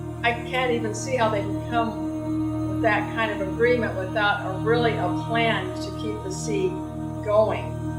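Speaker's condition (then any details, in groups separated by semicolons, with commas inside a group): No condition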